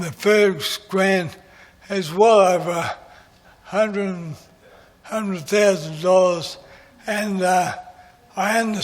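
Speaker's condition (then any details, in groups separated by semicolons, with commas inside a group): MND; voice is going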